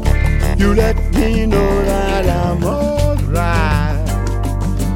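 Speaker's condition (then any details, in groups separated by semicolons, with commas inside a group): No condition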